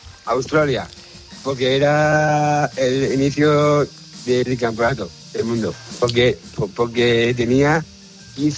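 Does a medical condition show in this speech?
Yes: Down syndrome; 21 years old, born in Cáceres.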